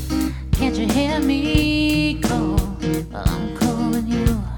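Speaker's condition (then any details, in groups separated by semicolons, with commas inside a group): No condition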